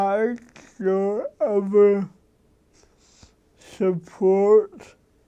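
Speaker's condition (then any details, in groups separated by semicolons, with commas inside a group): Cerebral palsy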